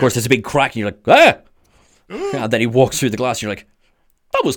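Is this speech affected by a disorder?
No.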